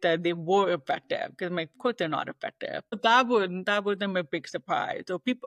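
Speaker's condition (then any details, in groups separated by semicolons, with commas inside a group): Deafness, 98% hearing loss; audiologist called her perfect cochlear implant candidate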